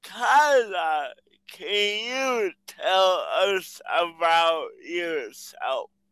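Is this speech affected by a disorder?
Yes: cerebral palsy.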